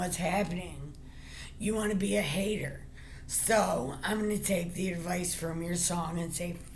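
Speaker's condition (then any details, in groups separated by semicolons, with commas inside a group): Brain injury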